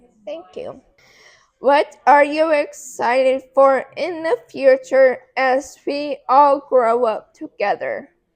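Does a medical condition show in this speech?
Yes: cerebral palsy; affects muscles.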